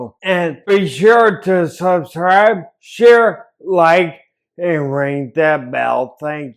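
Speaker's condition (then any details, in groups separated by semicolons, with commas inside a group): Ataxia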